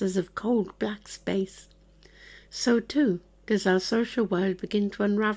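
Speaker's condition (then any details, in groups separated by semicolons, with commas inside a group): No condition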